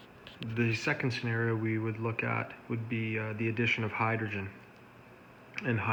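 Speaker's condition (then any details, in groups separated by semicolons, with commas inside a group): No condition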